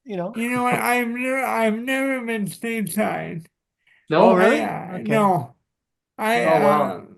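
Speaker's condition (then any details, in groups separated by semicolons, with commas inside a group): Cerebral palsy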